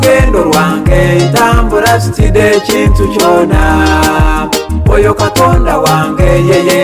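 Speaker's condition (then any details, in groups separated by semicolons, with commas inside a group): No condition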